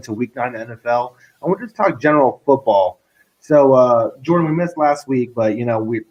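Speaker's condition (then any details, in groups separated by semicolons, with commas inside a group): No condition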